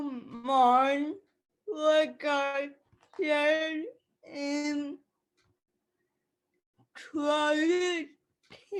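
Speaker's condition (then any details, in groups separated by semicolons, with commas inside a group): Cerebral palsy; speech affected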